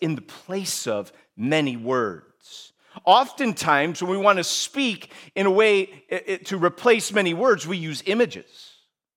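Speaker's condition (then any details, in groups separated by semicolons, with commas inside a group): No condition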